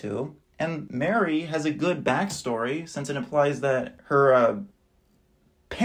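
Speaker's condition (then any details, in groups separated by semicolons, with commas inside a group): No condition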